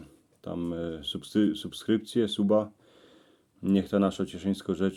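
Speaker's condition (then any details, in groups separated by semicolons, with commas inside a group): No condition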